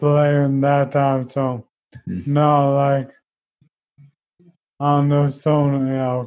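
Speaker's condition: ALS; wheelchair built, arriving in about a week; expects to lose speech, plans typed synthetic voice device; still speaks but less coherent and audible, will later type everything out

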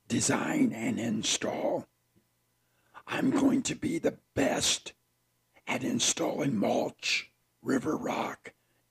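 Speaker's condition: Partial laryngectomy; taught to speak with tracheostomy tube

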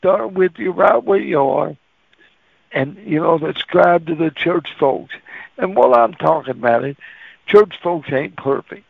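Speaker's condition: Cerebral palsy; can't talk plain when nervous, cerebral palsy voice

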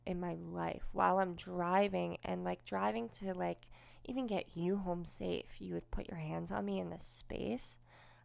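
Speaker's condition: Cleft lip and palate, unilateral

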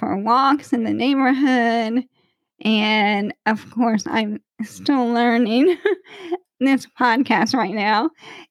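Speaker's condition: ALS; 16 years since diagnosis

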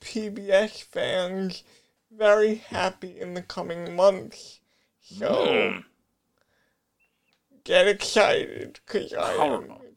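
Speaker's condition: Cerebral palsy; brain disorder, brain injury

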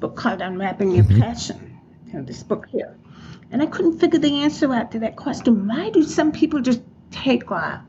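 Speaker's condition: Profound deafness, acquired, profound

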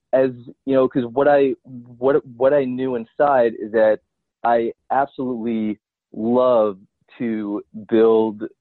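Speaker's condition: Stutter; years ago caused strong fear of answering the phone; ongoing stutter evident in speech; frequent word and phrase repetitions, part-word repetitions, many fillers like um and uh; repeated words, blocks

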